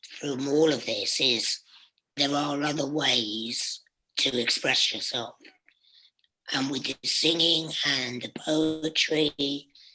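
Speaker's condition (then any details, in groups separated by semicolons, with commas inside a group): Laryngectomy; voice box surgically removed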